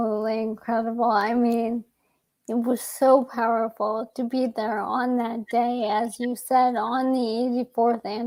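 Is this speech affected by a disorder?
Yes: ALS.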